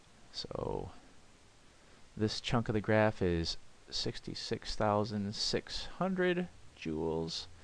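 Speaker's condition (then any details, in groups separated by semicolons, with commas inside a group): No condition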